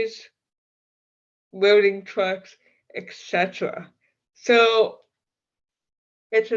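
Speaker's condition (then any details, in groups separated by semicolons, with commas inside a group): Cerebral palsy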